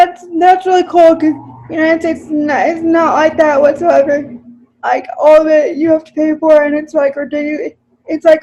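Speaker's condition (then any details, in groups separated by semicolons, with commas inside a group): Cerebral palsy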